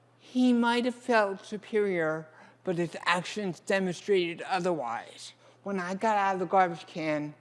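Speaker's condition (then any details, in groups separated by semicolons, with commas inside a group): Cerebral palsy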